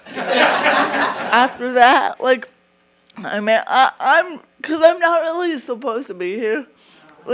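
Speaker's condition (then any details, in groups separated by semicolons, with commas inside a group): Cerebral palsy; atypical voice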